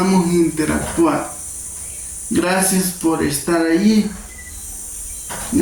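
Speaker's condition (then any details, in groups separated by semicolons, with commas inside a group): Cerebral palsy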